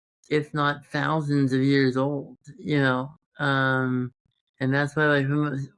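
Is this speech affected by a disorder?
Yes: congenital muscular dystrophy.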